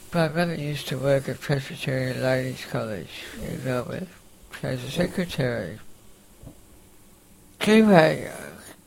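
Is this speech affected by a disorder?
Yes: facioscapulohumeral muscular dystrophy, facioscapulohumeral (FSHD); diagnosed about age 10.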